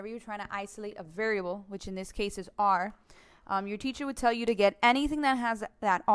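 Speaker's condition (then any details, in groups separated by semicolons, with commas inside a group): No condition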